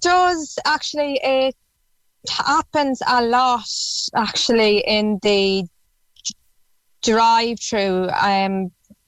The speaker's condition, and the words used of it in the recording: Stuttering. Yeah, like, today now, I did have actually a good day, you know, with the speech, but tomorrow I wouldn't be able to speak a word.